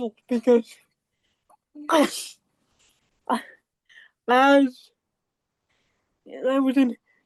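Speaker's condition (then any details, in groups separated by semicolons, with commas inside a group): Cerebral palsy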